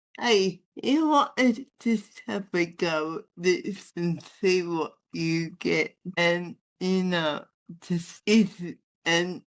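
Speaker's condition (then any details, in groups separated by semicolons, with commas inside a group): Athetoid spastic cerebral palsy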